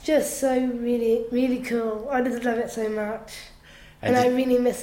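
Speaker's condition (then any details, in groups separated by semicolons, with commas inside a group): Down syndrome; held back a year at primary school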